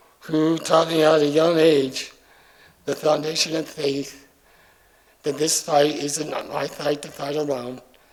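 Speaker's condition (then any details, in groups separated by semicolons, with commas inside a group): ALS; affects vocal cords, slowly losing ability to communicate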